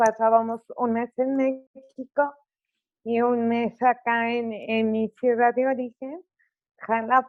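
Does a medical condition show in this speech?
Yes: cerebral palsy; articulation affected.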